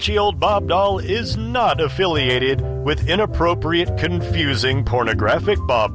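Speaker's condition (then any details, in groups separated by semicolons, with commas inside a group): No condition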